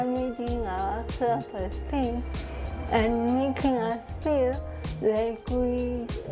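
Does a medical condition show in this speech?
Yes: cerebral palsy; from birth.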